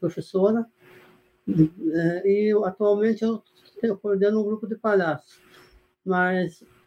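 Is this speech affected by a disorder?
Yes: Parkinson's disease; symptoms come on at uncontrollable times; somewhat stiff or stuck at recording, expected to pass soon.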